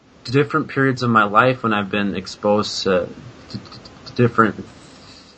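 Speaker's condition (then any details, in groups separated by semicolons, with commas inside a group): Stuttering; past fluency-shaping therapy; modeled on Thomas Alexander's 1968 recording, varying habitual pattern; noticeable, trying more prolongation, which feels better; repeated sounds, blocks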